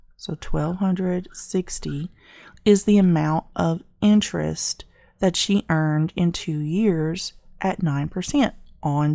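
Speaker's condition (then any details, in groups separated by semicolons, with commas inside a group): No condition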